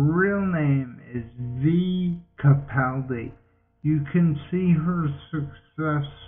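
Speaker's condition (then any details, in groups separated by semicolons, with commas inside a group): Multiple sclerosis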